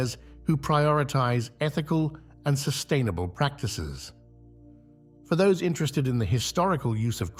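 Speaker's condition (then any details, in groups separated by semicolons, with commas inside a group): No condition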